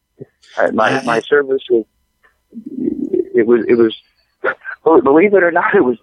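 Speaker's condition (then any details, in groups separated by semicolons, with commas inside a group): Stutter; severe stutter, one useless leg; part-word, syllable and word repetitions, cut-off words, fillers, laughter; repeated sounds, repeated words, blocks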